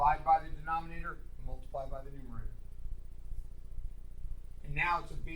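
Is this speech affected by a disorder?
No.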